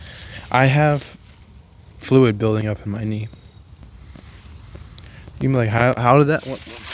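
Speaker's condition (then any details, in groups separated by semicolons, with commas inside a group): No condition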